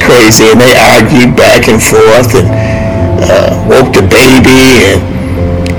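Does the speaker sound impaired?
No.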